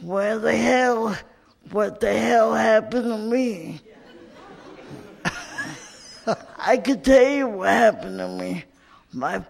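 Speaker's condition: Cerebral palsy; cerebral palsy from birth, did not get needed physical therapy in childhood; adult, wheelchair user, lives independently without 24-hour support

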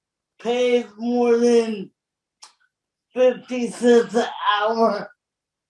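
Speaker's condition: Cerebral palsy; born very premature

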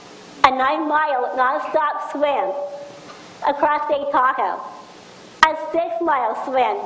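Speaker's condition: Down syndrome; extra chromosome; speech problems

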